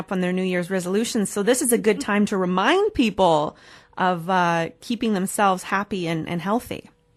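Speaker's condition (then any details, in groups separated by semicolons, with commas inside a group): No condition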